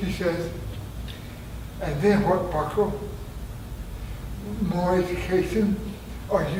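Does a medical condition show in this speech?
Yes: traumatic brain injury; near-fatal injury.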